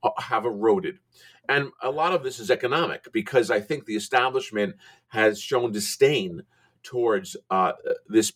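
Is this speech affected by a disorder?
No.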